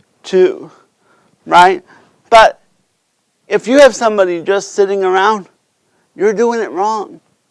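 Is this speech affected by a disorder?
Yes: cerebral palsy.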